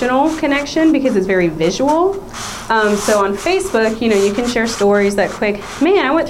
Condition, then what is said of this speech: No condition.